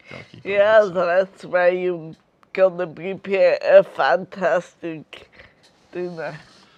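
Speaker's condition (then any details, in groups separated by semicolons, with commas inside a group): Multiple sclerosis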